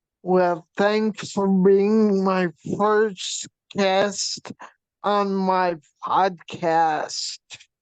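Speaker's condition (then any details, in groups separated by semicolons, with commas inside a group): Vp shunt failure, brain pressure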